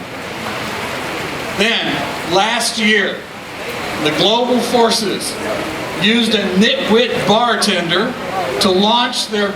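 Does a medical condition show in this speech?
No.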